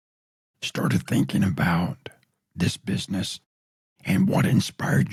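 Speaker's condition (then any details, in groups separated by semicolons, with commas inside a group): Throat cancer; tracheostomy tube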